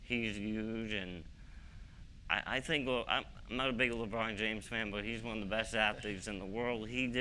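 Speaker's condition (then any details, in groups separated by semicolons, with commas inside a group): ALS; young-adult onset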